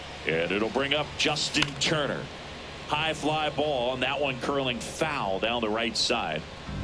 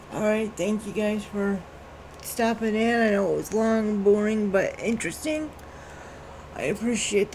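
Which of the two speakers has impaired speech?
The second: cerebral palsy.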